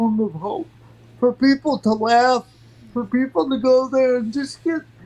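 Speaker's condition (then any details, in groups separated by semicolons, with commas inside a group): Cerebral palsy; from birth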